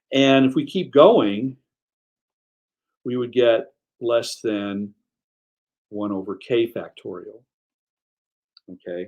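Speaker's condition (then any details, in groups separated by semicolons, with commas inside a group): No condition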